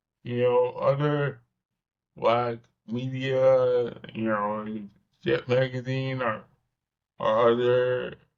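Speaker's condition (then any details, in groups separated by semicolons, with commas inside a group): Cerebral palsy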